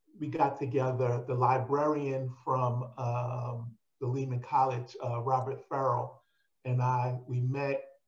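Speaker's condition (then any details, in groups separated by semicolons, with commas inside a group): No condition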